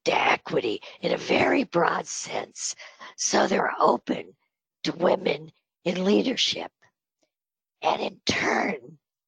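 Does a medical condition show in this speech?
Yes: spasmodic dysphonia; on Botox treatment.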